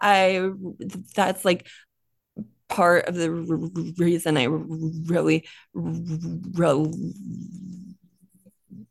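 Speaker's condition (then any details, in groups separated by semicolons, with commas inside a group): Stuttering; stutter since childhood, more severe when younger, quiet child avoiding speaking, NSA workshop in Fort Lauderdale; still stutters, no problems communicating at work, growing confidence; more comfortable the more people spoken to, sound repetitions; prolonged sounds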